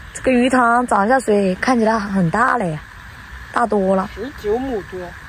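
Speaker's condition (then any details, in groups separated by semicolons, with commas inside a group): No condition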